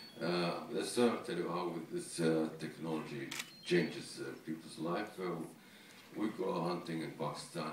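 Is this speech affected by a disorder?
No.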